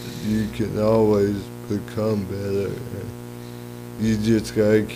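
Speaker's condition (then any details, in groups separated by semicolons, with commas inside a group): Cerebral palsy; lifelong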